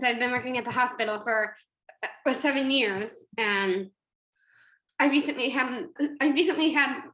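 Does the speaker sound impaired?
Yes: Down syndrome; public speaker about 12 years.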